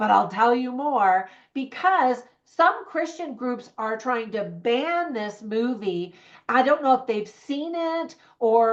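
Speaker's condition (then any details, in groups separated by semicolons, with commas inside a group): No condition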